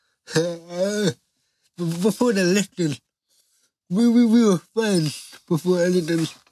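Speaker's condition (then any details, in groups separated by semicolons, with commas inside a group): Cerebral palsy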